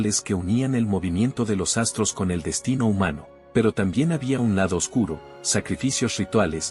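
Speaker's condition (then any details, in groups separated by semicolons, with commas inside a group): No condition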